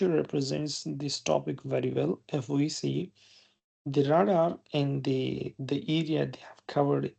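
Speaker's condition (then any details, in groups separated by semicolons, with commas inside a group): No condition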